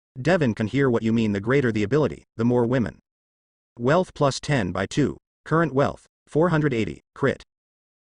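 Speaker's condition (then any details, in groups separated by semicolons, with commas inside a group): No condition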